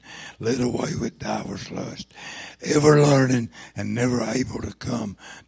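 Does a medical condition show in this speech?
Yes: throat cancer, lost vocal cord; ate away vocal cord.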